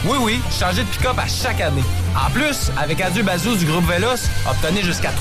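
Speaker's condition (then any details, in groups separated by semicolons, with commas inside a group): No condition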